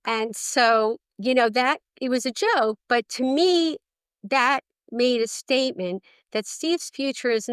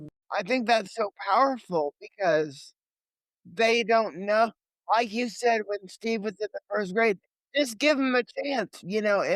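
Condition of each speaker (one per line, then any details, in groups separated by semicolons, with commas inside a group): No condition
Cerebral palsy; limited mobility, legs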